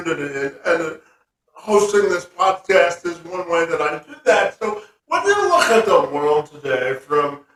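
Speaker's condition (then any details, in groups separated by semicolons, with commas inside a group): Cerebral palsy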